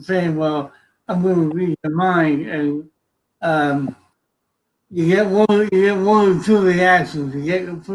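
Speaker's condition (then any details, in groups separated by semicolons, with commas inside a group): Cerebral palsy; from birth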